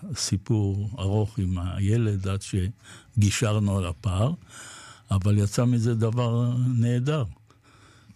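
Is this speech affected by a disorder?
Yes: Parkinson's disease; diagnosed after two road accidents ten months apart.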